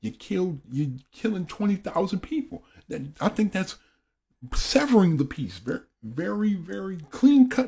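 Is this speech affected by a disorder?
No.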